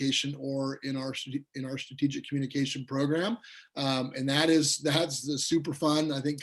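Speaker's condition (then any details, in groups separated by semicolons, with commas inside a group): No condition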